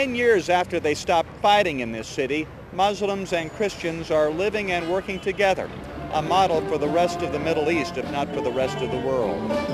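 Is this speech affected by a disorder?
No.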